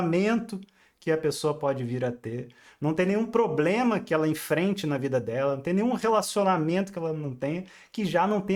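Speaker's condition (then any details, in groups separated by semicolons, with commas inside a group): No condition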